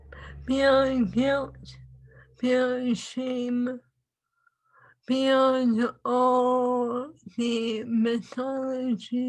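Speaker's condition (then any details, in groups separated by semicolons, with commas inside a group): ALS; swallowing lost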